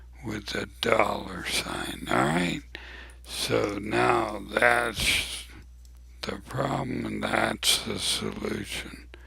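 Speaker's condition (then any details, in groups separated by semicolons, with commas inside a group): ALS; abnormally slow voice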